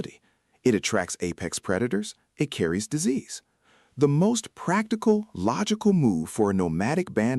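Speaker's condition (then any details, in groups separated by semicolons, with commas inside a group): No condition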